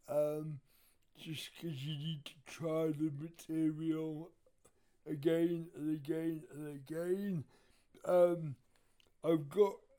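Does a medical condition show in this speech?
Yes: cerebral palsy; wheelchair user, involuntary movement, problems with arms; speaks very differently in stand-up due to rhythm, writes material to own rhythm for easier speaking.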